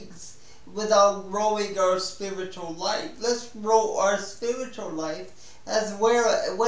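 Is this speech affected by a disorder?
Yes: spastic cerebral palsy.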